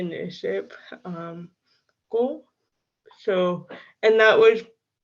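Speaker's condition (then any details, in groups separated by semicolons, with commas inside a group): Cerebral palsy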